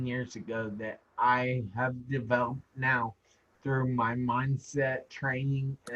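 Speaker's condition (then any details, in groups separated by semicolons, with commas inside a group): Traumatic brain injury; received speech therapy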